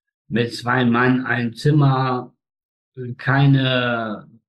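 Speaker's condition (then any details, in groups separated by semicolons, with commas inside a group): Spastic tetraparesis, spastic quadriplegia; birth injury, cord around neck, brain oxygen loss up to 15 minutes, four limbs, facial paralysis; speech control difficulties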